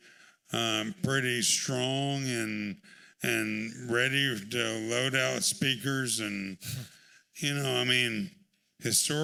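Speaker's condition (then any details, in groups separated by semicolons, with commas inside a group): ALS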